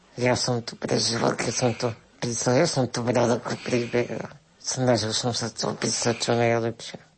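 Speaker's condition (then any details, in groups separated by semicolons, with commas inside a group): Spinal muscular atrophy with tracheostomy; congenital progressive muscle wasting, onset early childhood, tracheostomy at age 14, ventilator breathing support; 24 years old, ventilator-assisted breathing via tracheostomy, progressive loss of ability to move; had to learn to push ventilator-delivered air up to vocal cords to speak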